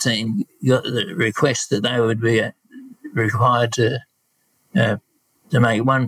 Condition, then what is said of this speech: Parkinson's disease. About the fact that he has Parkinson's disease, and only recently it has started to affect the way that he speaks.